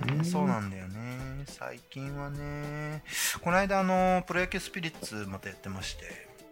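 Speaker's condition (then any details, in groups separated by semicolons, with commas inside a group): No condition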